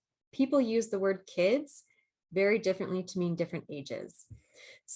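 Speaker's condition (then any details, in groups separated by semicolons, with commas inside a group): No condition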